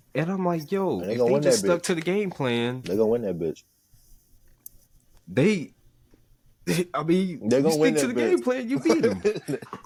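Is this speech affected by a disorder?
No.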